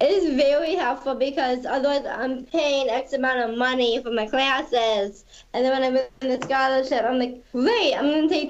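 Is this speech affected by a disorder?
Yes: Down syndrome; active public speaker since Special Olympics event in Syracuse, took public speaking class, reads and speaks better than sings.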